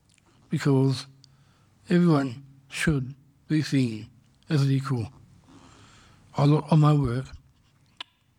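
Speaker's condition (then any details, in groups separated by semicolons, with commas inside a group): Down syndrome; congenital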